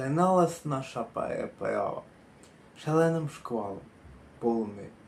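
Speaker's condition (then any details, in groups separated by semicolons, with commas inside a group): Cerebral palsy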